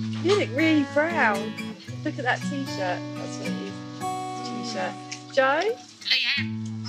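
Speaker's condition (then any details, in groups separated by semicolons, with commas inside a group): No condition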